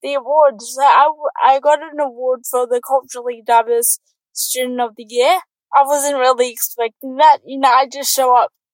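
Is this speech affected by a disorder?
Yes: cerebral palsy; congenital cerebral palsy, born in New Zealand, moved to Australia on doctors' advice.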